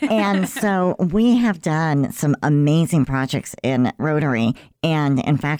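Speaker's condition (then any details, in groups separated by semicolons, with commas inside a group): Cleft lip and palate; congenital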